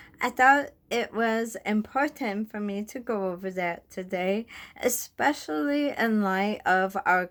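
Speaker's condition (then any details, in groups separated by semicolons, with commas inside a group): Bulbar onset ALS; lip, voice, breath stacking, resistance breathing device exercises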